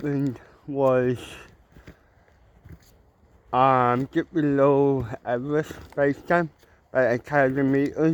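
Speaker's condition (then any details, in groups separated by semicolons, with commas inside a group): Cerebral palsy, ataxic, mild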